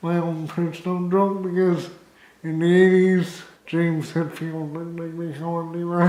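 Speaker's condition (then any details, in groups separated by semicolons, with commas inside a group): Cerebral palsy, severe; spastic type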